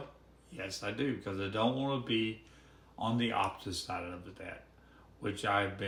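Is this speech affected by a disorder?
Yes: ALS, severe.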